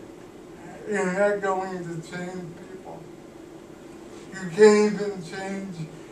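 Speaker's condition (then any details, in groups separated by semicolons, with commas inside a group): Cerebral palsy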